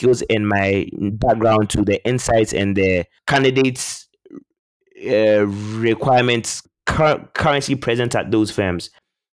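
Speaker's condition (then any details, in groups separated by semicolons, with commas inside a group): Stammer; stammer since childhood, really bad growing up, one year of speech therapy as adult; two speech therapy courses in past year, weekly Toastmasters public speaking practice, openly discloses stammer; repeats or blocks on some words, fluency improved over time; repeated sounds, blocks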